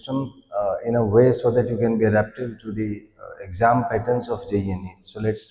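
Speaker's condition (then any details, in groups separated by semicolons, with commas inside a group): No condition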